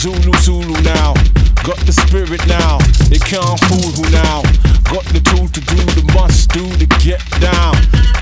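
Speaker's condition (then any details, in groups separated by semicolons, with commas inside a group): No condition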